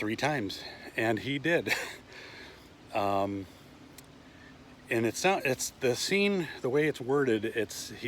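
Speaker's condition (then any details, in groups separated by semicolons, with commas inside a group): No condition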